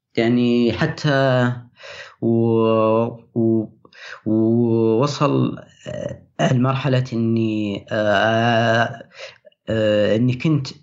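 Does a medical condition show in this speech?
Yes: stuttering; onset age 10, previously largely controlled, gave presentations, spoke at Toastmasters, perfectionism possibly a contributing cause; worst period of stuttering so far, lacks willpower to work on it; difficulty communicating with people; here repeated sounds, repeated words, prolonged sounds.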